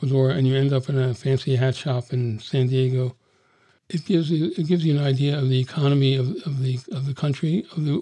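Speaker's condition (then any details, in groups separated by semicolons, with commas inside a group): Parkinson's disease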